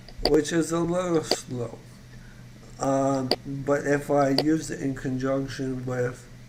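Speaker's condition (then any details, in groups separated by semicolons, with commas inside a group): ALS; voice still fairly strong, voice banked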